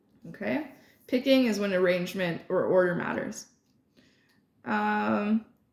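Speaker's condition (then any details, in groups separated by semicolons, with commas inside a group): No condition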